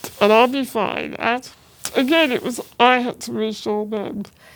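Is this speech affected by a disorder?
Yes: spinal muscular atrophy; present from birth, progressive; ventilator user.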